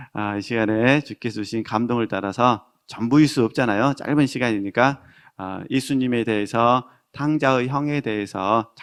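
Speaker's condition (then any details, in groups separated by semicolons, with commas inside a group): No condition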